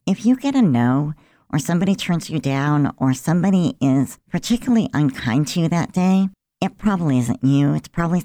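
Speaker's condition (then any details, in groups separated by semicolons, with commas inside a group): Cleft lip and palate; congenital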